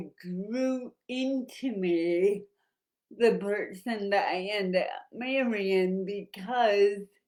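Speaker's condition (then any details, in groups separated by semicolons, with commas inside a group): Cerebral palsy; lifelong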